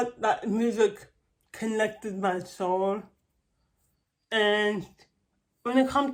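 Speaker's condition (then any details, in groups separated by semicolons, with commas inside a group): Cerebral palsy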